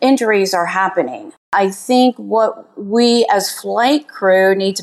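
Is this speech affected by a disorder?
No.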